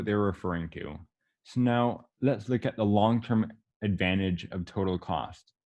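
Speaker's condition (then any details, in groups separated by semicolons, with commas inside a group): No condition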